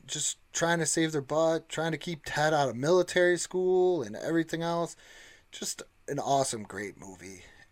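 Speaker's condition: No condition

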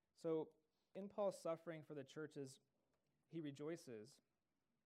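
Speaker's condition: No condition

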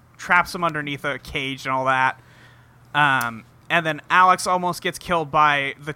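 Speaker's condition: No condition

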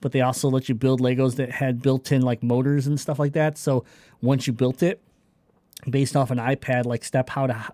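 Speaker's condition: Cleft palate; congenital cleft palate

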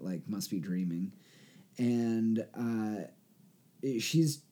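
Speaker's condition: No condition

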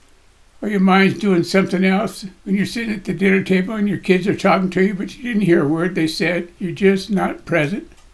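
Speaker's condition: Parkinson's disease; voice shakes, body shakes

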